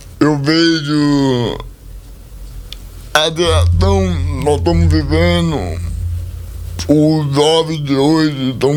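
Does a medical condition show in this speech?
Yes: cerebral palsy; speech not normal.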